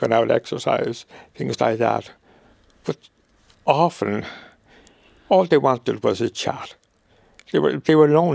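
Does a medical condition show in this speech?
Yes: motor neuron disease; diagnosed at St. Vincent's about a year after retiring, early falls running, thumb pain, wheelchair; may get out of breath while talking, voice still sounds characteristically like himself.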